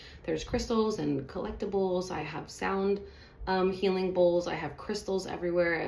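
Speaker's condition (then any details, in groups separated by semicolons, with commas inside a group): No condition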